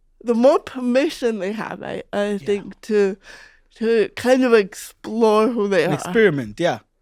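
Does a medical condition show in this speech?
Yes: cerebral palsy; speech sounds unusual.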